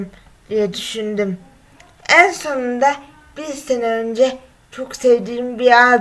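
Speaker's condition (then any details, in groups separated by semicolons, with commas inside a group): Cerebral palsy; 23 years with condition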